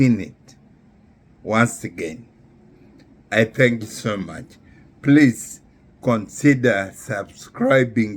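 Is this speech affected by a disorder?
Yes: neurological disease.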